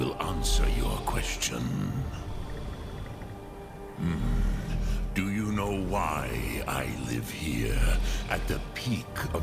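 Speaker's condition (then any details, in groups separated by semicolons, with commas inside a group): No condition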